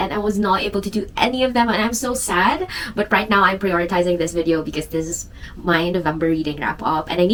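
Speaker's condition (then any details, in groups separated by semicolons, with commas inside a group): No condition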